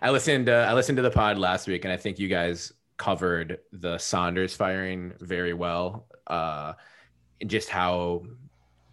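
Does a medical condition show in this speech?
No.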